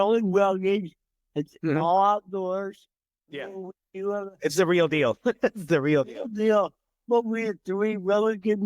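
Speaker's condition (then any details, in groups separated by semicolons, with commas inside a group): Cerebral palsy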